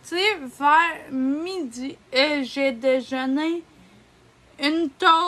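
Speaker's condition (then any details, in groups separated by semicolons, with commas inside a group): Ataxia; degenerative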